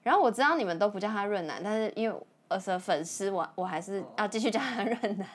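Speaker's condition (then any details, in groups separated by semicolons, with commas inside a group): No condition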